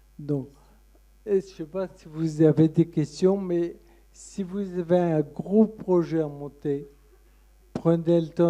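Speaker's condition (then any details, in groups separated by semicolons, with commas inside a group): Friedreich's ataxia; effortful speech, effort to stand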